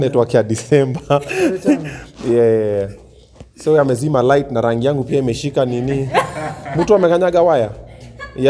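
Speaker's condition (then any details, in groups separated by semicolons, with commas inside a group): No condition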